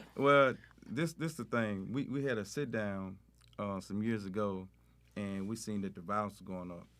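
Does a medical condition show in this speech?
No.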